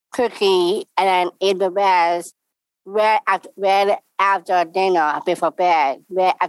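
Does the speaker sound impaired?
Yes: Down syndrome; congenital.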